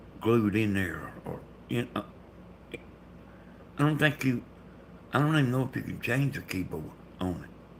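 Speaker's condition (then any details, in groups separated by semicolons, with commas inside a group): Brain bleed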